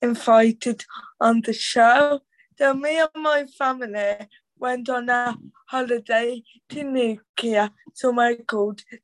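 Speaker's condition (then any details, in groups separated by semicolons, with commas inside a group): Cerebral palsy; teenager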